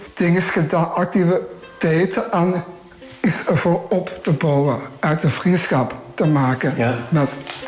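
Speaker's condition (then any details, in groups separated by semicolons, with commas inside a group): Down syndrome; trisomy 21, chromosomal, three copies of chromosome 21 instead of two; speaks well, can also read, write and send messages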